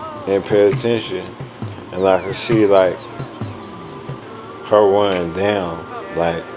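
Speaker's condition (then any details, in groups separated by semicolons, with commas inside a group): ALS; speech progressively lost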